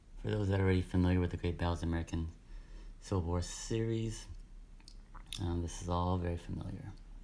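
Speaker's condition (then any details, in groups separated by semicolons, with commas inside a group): No condition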